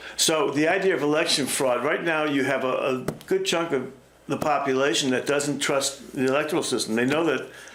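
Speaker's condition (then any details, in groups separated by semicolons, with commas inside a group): No condition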